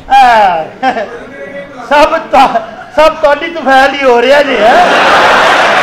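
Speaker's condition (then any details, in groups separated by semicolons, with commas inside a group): No condition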